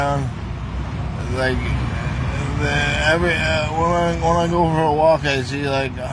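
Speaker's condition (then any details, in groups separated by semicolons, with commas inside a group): Traumatic brain injury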